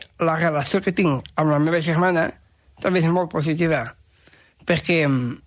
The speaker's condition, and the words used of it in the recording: Down syndrome. Perquè, clar, jo soc molt parlador.